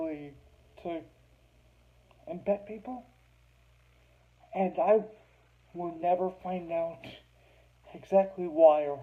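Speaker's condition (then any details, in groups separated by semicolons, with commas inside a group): Cerebral palsy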